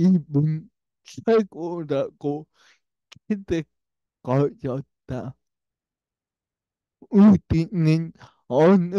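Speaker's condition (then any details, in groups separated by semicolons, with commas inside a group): Brain lesion disability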